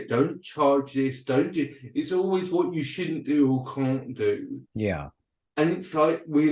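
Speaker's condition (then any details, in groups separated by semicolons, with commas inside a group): Cerebral palsy and dyspraxia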